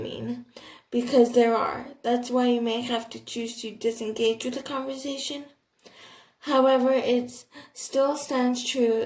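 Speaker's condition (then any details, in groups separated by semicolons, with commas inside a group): Cerebral palsy, athetoid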